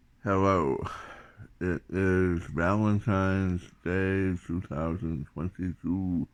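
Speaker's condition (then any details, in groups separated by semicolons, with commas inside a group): Tongue cancer surgery, tongue graft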